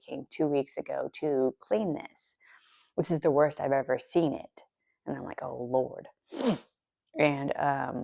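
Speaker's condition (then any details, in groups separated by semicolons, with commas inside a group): No condition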